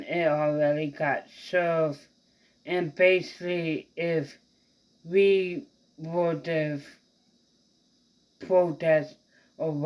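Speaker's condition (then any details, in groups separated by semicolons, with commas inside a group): Mild cerebral palsy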